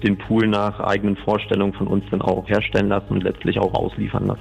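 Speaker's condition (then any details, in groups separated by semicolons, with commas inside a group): No condition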